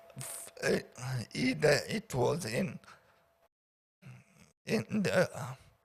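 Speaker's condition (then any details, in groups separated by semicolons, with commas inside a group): Paraplegia with essential tremor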